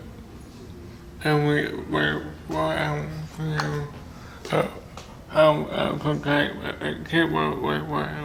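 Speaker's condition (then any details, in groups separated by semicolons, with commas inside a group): Cerebral palsy; body affected; speech disability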